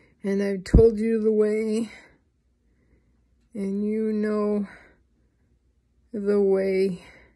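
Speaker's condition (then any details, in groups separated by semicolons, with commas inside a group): ALS; hospice, body deteriorating; breathing deteriorating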